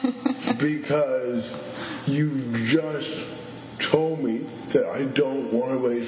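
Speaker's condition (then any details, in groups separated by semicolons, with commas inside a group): Stuttering; stuttering since at least teenage years, also cerebral palsy, which compounds things; has had long disfluent moments on own name; prolonged sounds, blocks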